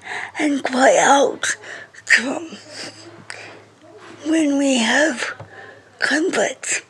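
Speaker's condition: Cerebral palsy; wheelchair user, affects reading, speech and more; reading very slow

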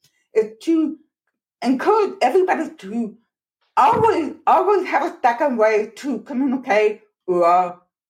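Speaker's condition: Profoundly deaf, born profoundly deaf

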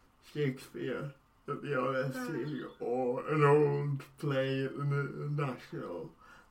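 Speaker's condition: Cerebral palsy; brain damage at or around birth

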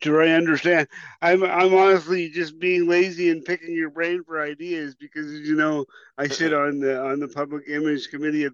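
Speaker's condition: Cerebral palsy; some 40 years ago

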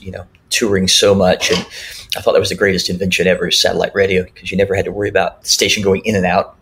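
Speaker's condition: Cleft lip and palate; many surgeries in childhood

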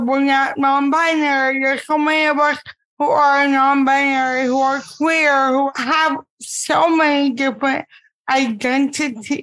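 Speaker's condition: Cerebral palsy; impaired speech

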